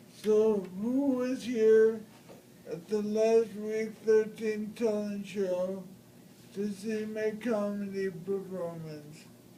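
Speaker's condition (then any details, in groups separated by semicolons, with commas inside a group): Brain injury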